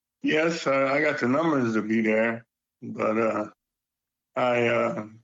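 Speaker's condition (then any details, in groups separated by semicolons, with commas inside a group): Parkinson's; age 70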